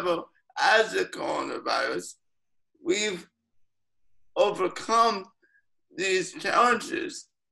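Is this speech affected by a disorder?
Yes: cerebral palsy; lifelong.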